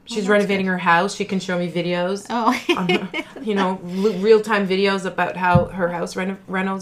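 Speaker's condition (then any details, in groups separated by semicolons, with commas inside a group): No condition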